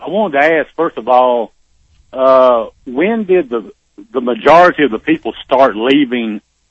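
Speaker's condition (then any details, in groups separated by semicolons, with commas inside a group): No condition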